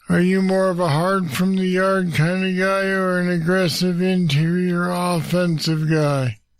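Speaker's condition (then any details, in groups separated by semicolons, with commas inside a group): Parkinson's disease; deep brain stimulators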